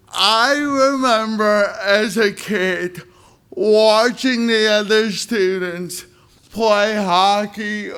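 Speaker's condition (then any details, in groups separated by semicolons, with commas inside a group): Spastic cerebral palsy; spastic form, diagnosed at birth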